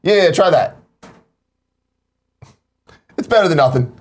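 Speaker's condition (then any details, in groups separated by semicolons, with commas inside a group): No condition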